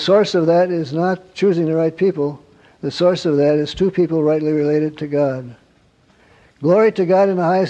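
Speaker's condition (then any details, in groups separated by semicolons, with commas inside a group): Parkinson's; wakes at night, gets up around 3 am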